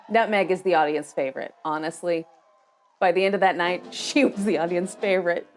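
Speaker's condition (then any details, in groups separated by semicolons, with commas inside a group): No condition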